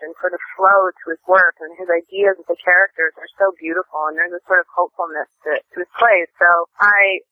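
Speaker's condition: No condition

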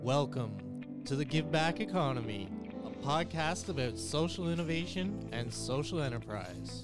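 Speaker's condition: No condition

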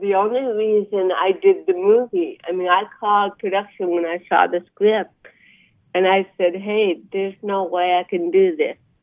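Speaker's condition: Cerebral palsy; deaf, ungraceful movement, very slow handwriting, past spinal cord surgery, walking poor afterward

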